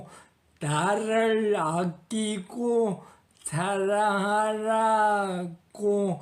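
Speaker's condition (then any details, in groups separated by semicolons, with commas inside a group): Parkinson's disease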